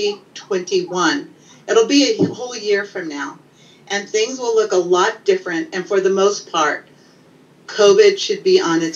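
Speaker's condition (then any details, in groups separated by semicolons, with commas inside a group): No condition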